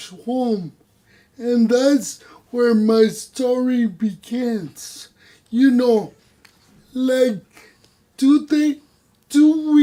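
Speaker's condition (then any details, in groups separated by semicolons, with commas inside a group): Cerebral palsy; no voice control, unusual voice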